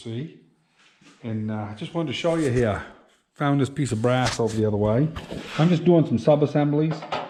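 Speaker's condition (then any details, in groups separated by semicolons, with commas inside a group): No condition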